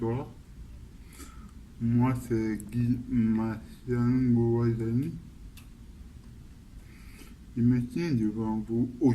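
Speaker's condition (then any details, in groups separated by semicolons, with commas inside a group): Cerebral palsy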